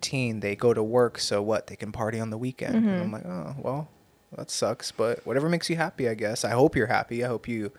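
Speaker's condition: No condition

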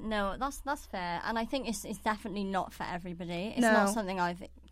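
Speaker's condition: Cleft palate; congenital cleft palate

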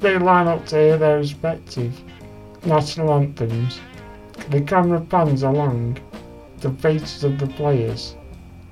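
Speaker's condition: Duchenne muscular dystrophy; about 23 years ago

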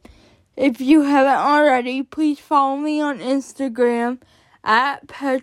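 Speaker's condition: Cerebral palsy; onset before birth

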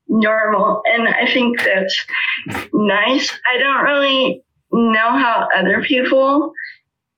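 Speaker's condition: Spastic cerebral palsy; walker since age 3

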